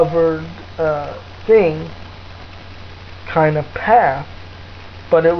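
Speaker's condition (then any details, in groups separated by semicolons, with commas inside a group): Cerebral palsy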